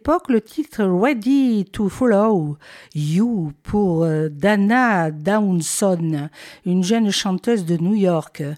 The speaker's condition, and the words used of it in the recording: No condition.